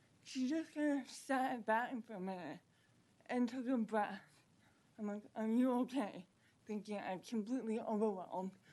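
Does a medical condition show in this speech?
Yes: cerebral palsy; present from birth.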